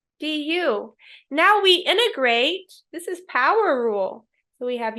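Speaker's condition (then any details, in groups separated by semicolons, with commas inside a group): No condition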